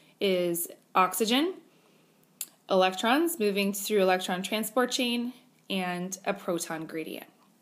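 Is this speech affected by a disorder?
No.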